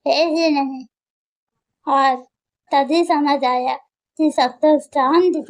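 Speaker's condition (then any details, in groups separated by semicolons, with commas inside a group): Muscular dystrophy; wheelchair user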